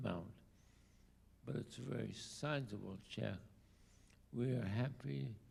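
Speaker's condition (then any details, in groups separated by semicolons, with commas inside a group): ALS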